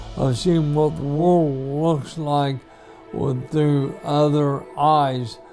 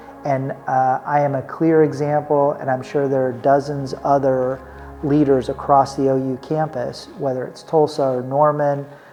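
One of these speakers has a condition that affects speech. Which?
The first: ALS; few months since diagnosis.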